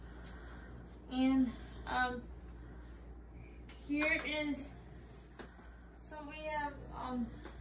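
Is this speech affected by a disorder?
Yes: cerebral palsy, spastic quadriplegic.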